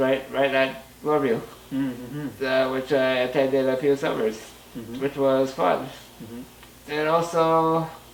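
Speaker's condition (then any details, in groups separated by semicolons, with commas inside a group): Muscular dystrophy, Duchenne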